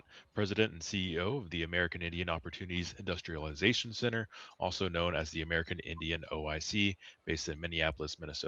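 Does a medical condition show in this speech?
No.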